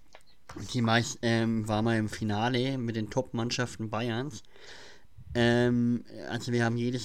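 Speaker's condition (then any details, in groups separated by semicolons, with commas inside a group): Cleft palate; cleft palate present since childhood, speech impediment; listeners messaged that he cannot be understood, mimicked and mocked when reading aloud at school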